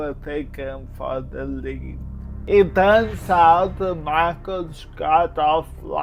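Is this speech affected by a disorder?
Yes: cerebral palsy.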